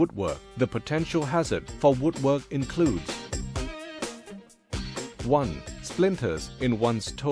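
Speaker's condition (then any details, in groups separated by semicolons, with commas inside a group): No condition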